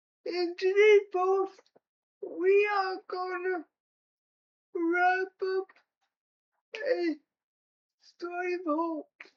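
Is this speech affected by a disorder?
Yes: cerebral palsy.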